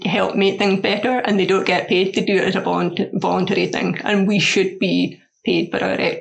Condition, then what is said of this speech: Deafness. But speaking and listening are the two areas I struggle with the most, and they are parts that I have to do work on.